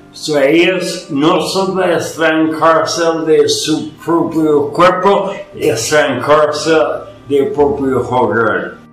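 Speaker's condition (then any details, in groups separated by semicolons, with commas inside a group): Ataxia; acquired, Lance-Adams syndrome, post-coma brain damage, ataxia, myoclonus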